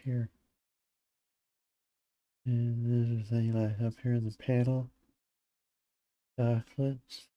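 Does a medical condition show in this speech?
Yes: Parkinson's disease; quiet, must think to talk loud, sometimes slurs, mixes words.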